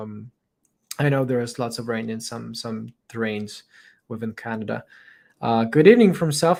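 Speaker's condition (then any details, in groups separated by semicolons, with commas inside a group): No condition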